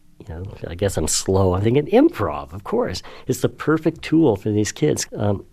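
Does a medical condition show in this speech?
Yes: cleft lip and palate, severe; does cartoon voices for part of living.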